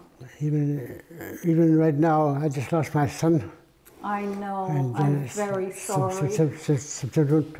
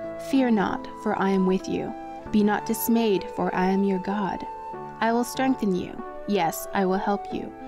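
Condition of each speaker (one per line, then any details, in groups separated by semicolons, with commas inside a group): Parkinson's; failing health; hard time talking
No condition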